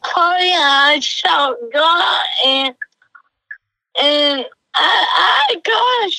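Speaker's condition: Cerebral palsy; doctor told mother of diagnosis

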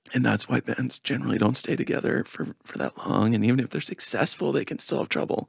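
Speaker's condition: Spasmodic dysphonia; lower voice less consistent, higher pitch more pinched but words get out

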